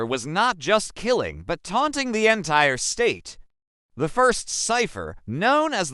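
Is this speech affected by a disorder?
No.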